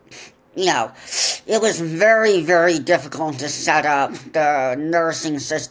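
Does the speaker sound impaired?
Yes: profound deafness; congenital profound deafness, cochlear implants, attended Ohio Valley Voices school in southwest Ohio; excellent conversationalist, natural communicator.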